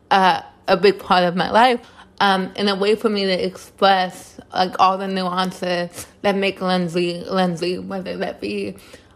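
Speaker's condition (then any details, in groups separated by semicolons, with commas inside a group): Cerebral palsy; born two months premature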